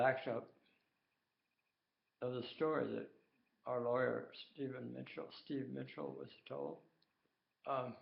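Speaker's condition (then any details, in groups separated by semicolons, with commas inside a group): Tongue cancer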